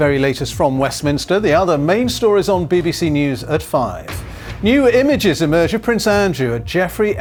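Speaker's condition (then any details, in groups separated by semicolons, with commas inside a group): No condition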